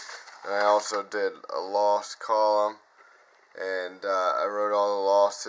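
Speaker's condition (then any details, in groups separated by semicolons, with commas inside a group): Cerebral palsy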